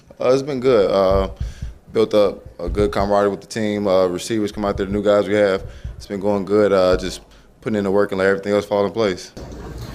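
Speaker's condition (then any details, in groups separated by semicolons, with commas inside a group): No condition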